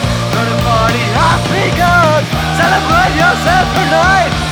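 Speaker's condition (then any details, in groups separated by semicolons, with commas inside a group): No condition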